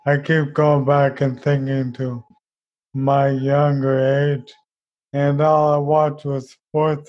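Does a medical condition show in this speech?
Yes: ALS; wheelchair built, arriving in about a week; expects to lose speech, plans typed synthetic voice device; still speaks but less coherent and audible, will later type everything out.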